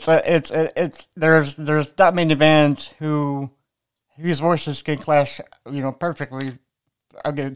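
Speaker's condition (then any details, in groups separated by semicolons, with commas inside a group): Cerebral palsy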